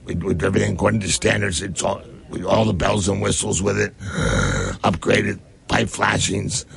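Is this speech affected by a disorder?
Yes: head and neck cancer; stage 4, diagnosed about one year ago, local treatment throughout previous year; recent PET scan found no more cancer.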